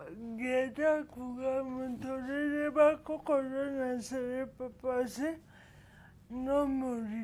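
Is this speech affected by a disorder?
Yes: cerebral palsy.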